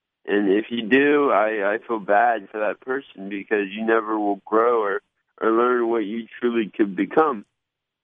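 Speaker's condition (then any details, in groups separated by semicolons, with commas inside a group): Cerebral palsy; mild slur, varies by day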